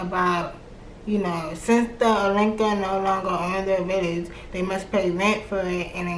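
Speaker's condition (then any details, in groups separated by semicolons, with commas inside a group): Cerebral palsy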